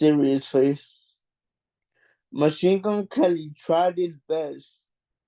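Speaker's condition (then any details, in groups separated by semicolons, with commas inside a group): Cerebral palsy; mild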